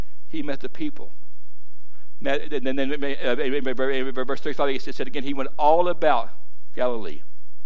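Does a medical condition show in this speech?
Yes: stuttering; stutters less and talks slower when heart is broken; here repeated sounds, repeated words.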